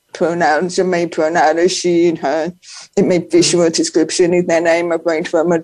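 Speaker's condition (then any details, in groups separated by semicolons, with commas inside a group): Profound deafness; profound deafness since childhood, 18 years of speech therapy, later learned sign language; learned to talk through speech therapy, unfamiliar speech pattern, sometimes not understood, must repeat herself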